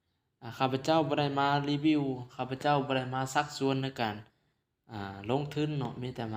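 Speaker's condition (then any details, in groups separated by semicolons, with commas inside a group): No condition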